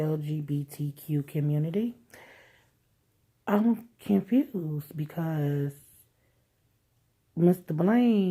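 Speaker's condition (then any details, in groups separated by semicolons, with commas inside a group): No condition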